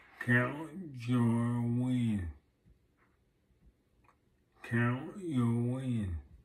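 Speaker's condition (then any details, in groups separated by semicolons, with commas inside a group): Multiple sclerosis; affects left side and voice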